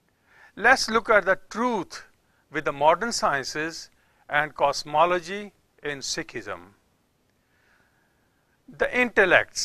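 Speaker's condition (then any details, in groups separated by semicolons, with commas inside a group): No condition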